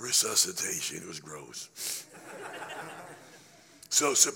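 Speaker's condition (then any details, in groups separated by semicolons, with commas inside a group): Laryngeal cancer after radiation, growth on voice box treated with radiation and chemotherapy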